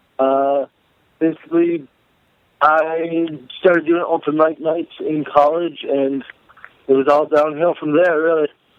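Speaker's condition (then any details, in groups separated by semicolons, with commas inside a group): Cerebral palsy; may sound drunk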